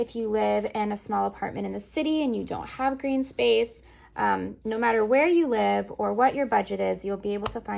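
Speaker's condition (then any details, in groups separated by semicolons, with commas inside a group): No condition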